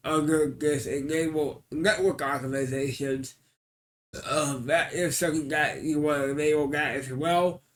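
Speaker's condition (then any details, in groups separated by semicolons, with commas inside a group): Cerebral palsy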